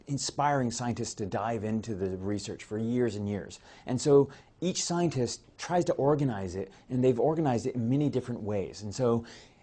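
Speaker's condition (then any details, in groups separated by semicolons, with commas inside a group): No condition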